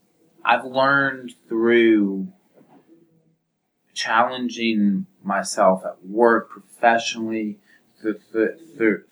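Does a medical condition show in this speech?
Yes: stuttering; present for at least 10 to 12 years, speaking practice through Toastmasters, National Stuttering Association, TESA; severe stuttering; here repeated sounds, prolonged sounds, blocks.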